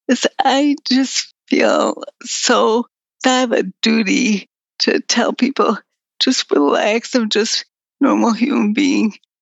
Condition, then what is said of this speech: Multiple sclerosis. My latest episode, I like to think of it as my current journey or my episode, is lack of voice.